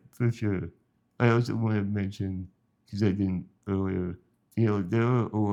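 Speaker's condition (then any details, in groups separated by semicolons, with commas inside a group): Spinal muscular atrophy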